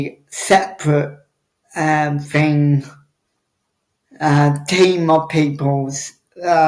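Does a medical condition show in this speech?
Yes: cerebral palsy; obvious speech impediment.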